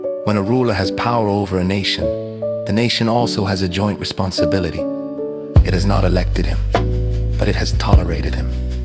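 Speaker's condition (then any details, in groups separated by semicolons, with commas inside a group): No condition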